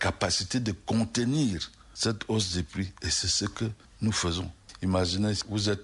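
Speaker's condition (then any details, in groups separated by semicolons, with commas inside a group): No condition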